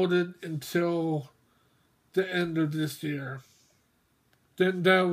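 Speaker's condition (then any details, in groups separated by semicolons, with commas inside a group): Mobius syndrome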